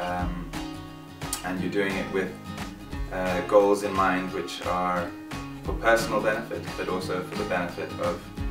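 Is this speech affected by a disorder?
No.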